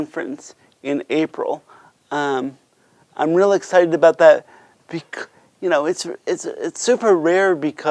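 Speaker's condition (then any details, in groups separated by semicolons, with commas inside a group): Cerebral palsy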